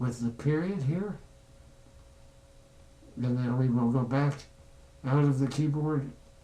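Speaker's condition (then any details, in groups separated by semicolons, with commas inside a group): Spinal muscular atrophy type two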